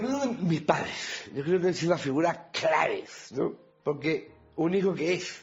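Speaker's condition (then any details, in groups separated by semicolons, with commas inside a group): Down syndrome; man aged 43, features noted from birth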